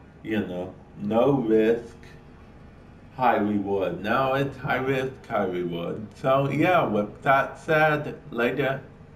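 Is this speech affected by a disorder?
Yes: cerebral palsy; affects speech.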